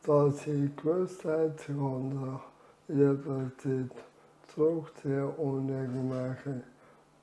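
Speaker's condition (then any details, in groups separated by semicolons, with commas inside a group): ALS; reduced air makes talking effortful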